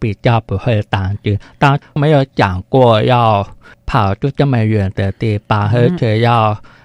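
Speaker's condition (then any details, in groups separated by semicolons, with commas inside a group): Hearing impairment; congenitally deaf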